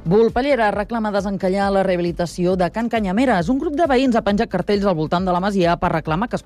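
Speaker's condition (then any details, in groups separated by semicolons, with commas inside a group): No condition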